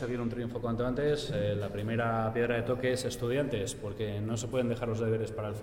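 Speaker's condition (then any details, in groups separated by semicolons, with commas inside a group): No condition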